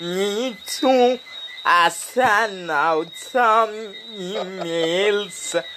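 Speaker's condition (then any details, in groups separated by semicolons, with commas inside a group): Speech impediment; no speech therapy yet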